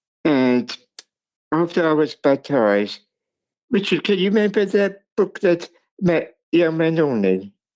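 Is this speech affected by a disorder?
Yes: cerebral palsy.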